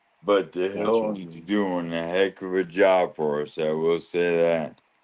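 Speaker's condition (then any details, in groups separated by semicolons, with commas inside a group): ALS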